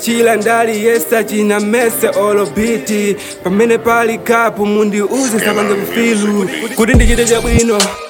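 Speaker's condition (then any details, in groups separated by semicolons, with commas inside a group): No condition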